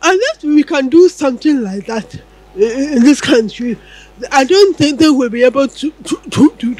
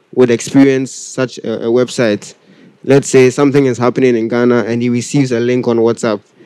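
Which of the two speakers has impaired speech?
The first: cerebral palsy.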